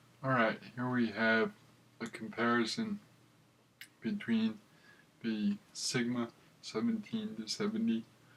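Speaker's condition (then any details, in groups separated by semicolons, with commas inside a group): Cerebral palsy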